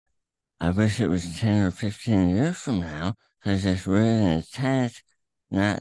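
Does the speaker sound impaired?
Yes: throat cancer, tumor through tongue, attached to epiglottis; voice affected by cancer, eating issues from tongue tumor, still talks at length.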